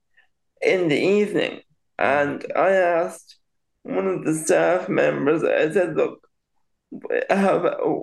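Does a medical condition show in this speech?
Yes: cerebral palsy; very slightly delayed speech, takes longer to form thoughts into words.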